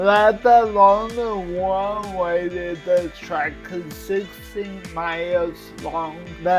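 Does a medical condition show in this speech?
Yes: cerebral palsy.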